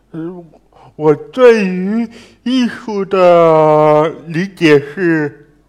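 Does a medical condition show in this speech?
Yes: language impairment; some degree of language impairment; cannot speak fluently when giving talk, repeats words, pauses with fillers.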